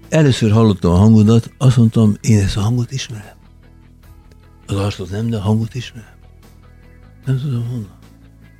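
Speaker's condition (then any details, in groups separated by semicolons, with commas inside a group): Parkinson's disease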